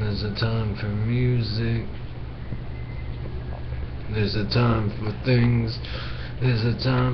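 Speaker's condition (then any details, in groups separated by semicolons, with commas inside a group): Brain injury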